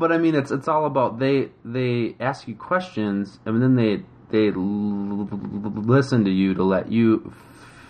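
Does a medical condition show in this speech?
Yes: stuttering; tightening during blocks, struggle in technical talk, can modify stutter; here repeated words, blocks.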